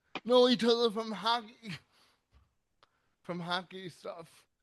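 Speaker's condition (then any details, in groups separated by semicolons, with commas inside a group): Cerebral palsy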